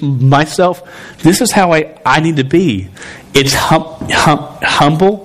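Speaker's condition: Stuttering; long-standing stutter, present over 24 years, once fought calling to teach because unable to talk; sometimes hard to speak, harder when youth talk at same time; repeated sounds, prolonged sounds

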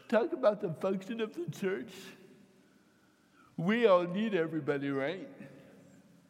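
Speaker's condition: Cerebral palsy; mild cerebral palsy from birth

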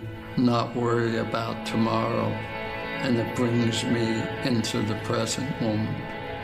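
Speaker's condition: ALS, speech-generating device

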